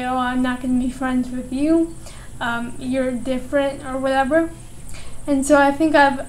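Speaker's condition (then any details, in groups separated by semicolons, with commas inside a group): Cerebral palsy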